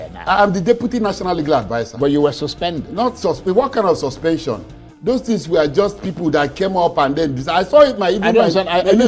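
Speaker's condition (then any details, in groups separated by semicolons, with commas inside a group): No condition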